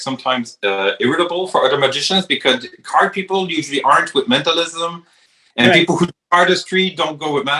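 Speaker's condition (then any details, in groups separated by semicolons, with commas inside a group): No condition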